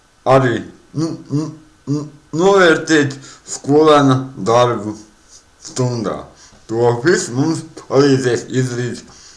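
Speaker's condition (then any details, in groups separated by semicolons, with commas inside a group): Cerebral palsy; since birth; speech not very clear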